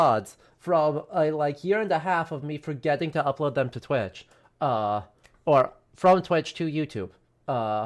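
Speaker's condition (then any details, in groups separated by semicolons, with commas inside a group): No condition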